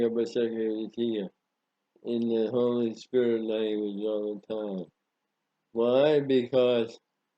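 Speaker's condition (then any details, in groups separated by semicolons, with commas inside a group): Parkinson's disease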